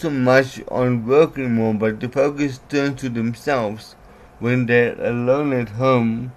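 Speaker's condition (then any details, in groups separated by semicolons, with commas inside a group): Cerebral palsy; diagnosed age 2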